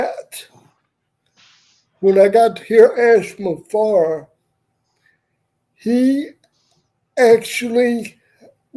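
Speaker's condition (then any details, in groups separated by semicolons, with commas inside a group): Cerebral palsy; wheelchair user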